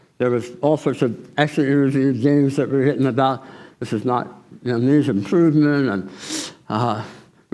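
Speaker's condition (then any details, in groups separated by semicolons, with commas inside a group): Tongue cancer surgery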